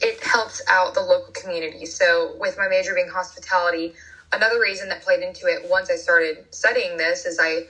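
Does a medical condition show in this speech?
No.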